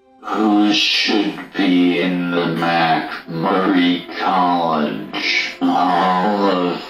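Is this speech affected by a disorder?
Yes: ALS.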